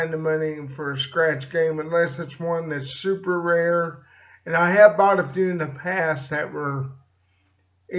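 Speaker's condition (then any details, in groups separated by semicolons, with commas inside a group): Cerebral palsy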